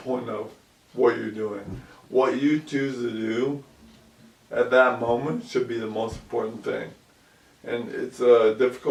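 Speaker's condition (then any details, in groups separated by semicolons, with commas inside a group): ALS; about 2 years since onset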